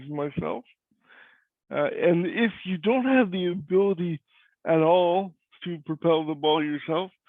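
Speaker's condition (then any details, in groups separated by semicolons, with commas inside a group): Cerebral palsy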